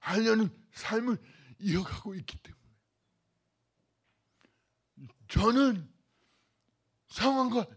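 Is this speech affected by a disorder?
Yes: cerebral palsy; cervical spine c2 to c7 damaged.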